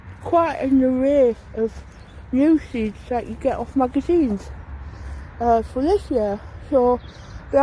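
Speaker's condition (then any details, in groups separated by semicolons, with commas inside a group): Tongue cancer, partial glossectomy; post surgery, awaiting radiotherapy, about a month; speaking slightly differently since tongue surgery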